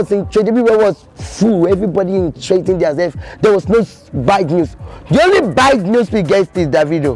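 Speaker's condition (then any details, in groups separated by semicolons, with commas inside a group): No condition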